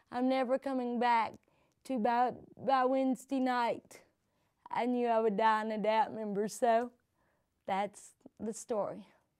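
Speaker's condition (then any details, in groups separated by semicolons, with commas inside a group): Cerebral palsy; from birth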